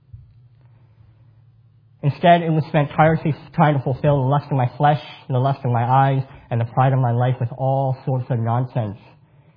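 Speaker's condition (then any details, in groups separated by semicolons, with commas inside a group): Cleft palate; congenital cleft palate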